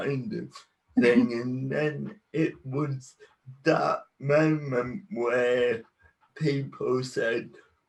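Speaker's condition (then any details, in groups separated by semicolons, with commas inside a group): Cerebral palsy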